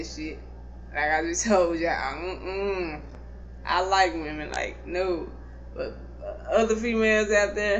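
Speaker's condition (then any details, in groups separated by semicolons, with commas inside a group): Cerebral palsy; not paralyzed, can stand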